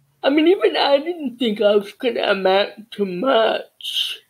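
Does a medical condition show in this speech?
Yes: cerebral palsy; childhood speech therapy.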